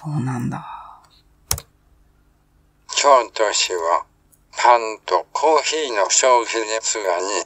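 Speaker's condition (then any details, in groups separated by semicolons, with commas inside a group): ALS, speech-generating device; tracheostomy, ventilator, voice synthesis from own recorded voice; in hospital, tracheostomy and ventilator about two months; cannot speak, uses synthesized voice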